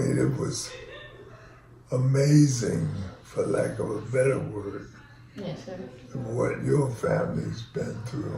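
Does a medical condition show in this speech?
Yes: ALS.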